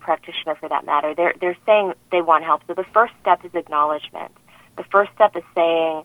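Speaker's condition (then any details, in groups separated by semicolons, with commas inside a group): No condition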